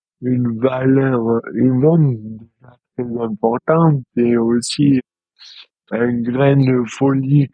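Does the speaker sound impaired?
Yes: dystonia; present since birth.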